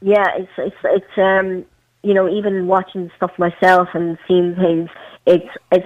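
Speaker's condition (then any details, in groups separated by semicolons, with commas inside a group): Cleft palate; congenital, prosthetic limb since 12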